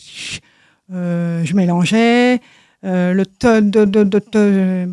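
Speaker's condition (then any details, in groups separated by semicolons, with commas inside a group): Deafness from birth; congenital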